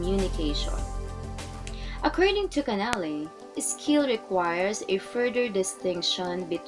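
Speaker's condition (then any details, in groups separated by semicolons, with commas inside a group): No condition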